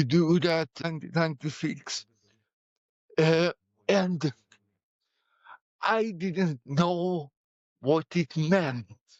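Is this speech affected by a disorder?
Yes: cerebral palsy.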